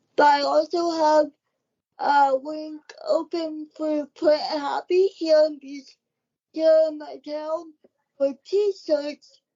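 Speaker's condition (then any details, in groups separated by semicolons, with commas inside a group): Cerebral palsy; wheelchair user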